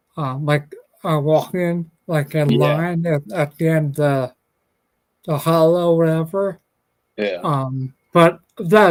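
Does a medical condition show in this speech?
Yes: ataxia; black spot on cerebellum.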